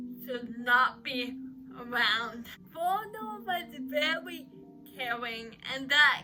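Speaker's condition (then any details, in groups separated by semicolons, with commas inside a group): Cerebral palsy; uses crutches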